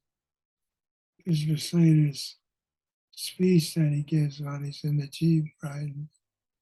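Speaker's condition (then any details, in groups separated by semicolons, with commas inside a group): Parkinson's disease; progressing; lost former character voice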